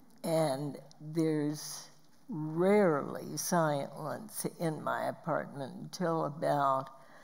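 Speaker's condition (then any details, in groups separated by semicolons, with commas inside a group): Spasmodic dysphonia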